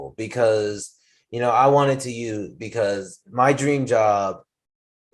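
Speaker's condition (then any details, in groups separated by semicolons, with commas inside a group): No condition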